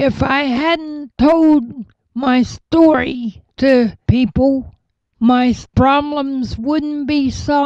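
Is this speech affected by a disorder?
Yes: cerebral palsy.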